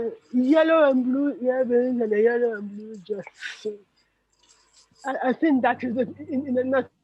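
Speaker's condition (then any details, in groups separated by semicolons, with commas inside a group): Cerebral palsy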